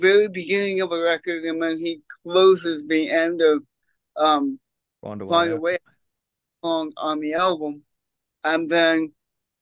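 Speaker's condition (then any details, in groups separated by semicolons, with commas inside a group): Cerebral palsy; congenital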